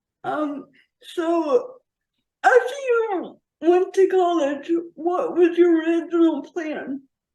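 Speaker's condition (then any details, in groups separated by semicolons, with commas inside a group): Quadriplegic cerebral palsy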